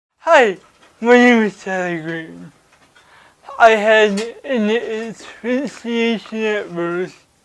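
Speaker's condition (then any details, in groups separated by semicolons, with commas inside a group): Cerebral palsy; hard to understand, slower on some words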